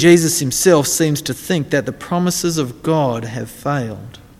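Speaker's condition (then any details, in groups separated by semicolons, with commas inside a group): No condition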